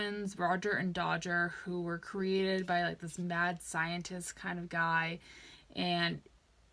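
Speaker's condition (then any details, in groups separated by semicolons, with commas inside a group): No condition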